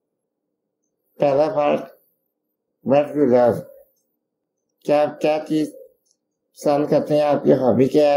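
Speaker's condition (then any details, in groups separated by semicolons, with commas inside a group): Duchenne muscular dystrophy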